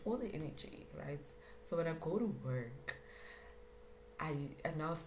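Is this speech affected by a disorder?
No.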